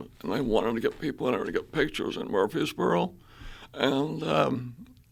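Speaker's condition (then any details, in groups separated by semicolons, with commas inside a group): Spasmodic dysphonia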